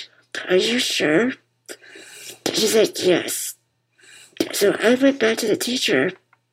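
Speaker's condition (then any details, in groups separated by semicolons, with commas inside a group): Muscular dystrophy; congenital, diagnosed as toddler, relies on others for daily living, later tracheostomy, 24-hour ventilator, speech lost; wears bipap machine to help breathing; bipap machine audible while speaking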